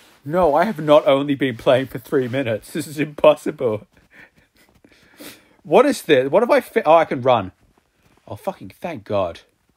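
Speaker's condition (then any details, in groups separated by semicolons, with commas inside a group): No condition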